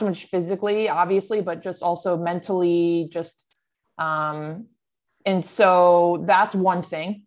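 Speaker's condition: No condition

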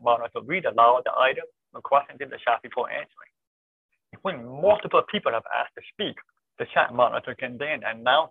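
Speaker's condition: Deafness; born deaf, cochlear implant, relies on lip reading and visual media

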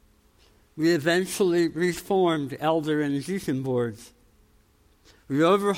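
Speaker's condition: Tongue cancer, jaw reconstruction, osteonecrosis of jaw after radiation; jaw transplant in Miami

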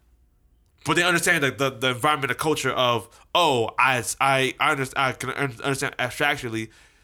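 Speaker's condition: No condition

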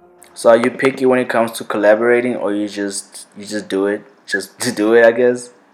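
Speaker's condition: No condition

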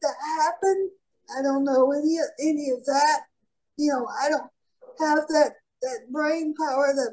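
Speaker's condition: Cerebral palsy; from birth

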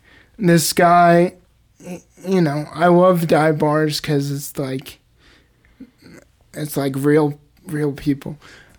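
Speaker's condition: Cerebral palsy; spastic quadriplegic, all four limbs impaired, oxygen lack at birth, motor brain area damaged, diagnosed age 3

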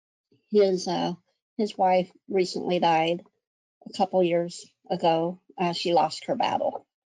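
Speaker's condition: Cleft lip and palate; one or two surgeries a year

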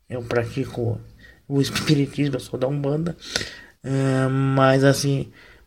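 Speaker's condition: Cerebral palsy, mild; wheelchair user

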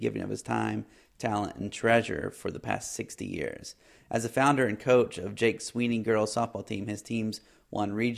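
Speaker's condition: No condition

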